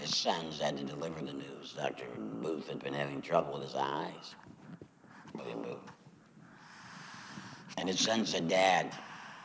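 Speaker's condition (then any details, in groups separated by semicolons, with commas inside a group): Laryngectomy; says used to serve God with voice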